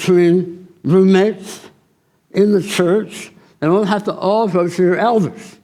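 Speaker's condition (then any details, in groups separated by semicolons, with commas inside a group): Tongue cancer surgery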